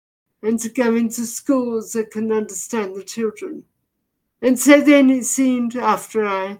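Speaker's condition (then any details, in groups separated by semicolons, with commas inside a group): Deafness, severe; also visually impaired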